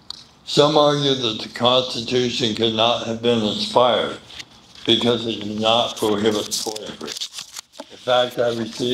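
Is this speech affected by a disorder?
Yes: medical condition affecting speech.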